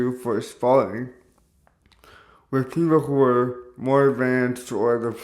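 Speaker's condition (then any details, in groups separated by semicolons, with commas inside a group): Cerebral palsy; caused by stroke at birth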